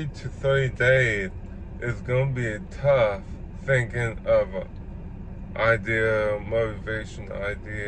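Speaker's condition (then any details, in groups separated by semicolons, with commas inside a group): Ataxic cerebral palsy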